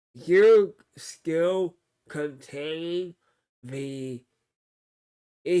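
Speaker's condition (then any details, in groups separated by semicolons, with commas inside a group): Cerebral palsy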